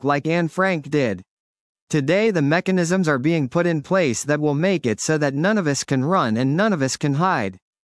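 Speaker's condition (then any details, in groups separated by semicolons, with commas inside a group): No condition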